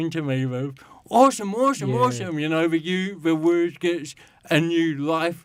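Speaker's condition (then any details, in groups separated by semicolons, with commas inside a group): Cerebral palsy; speech impediment, like an accent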